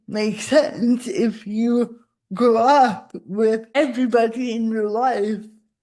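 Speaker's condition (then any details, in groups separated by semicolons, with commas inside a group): Cerebral palsy, spastic; most obviously affects speech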